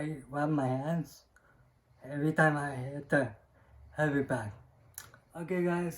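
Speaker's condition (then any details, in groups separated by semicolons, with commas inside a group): Cerebral palsy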